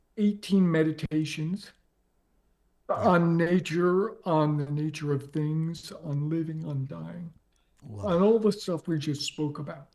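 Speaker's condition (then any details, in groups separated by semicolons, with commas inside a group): ALS; progressive, onset leg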